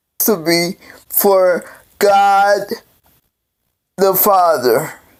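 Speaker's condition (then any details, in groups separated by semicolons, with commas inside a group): Cerebral palsy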